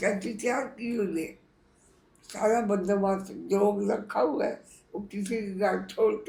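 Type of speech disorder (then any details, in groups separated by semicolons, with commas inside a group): Speech after partial glossectomy; tongue cancer surgery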